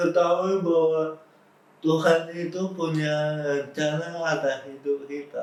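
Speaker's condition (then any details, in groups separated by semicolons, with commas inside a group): Cerebral palsy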